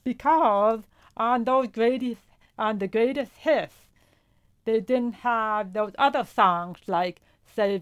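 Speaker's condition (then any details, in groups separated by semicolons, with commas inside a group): Profound deafness; no vibration felt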